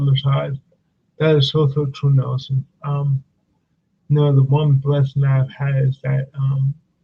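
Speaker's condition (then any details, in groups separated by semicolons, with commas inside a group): Cerebral palsy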